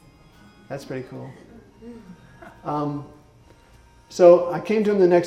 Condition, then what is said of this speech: Parkinson's disease. I got in from Saskatoon to Saskatchewan yesterday. That's a hard thing to say.